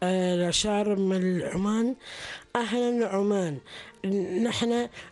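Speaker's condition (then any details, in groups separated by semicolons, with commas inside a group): Down syndrome; host describes people with Down syndrome present as speaking clearly and confidently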